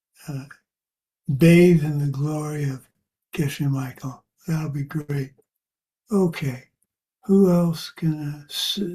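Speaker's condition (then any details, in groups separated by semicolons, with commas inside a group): Parkinson's; age 73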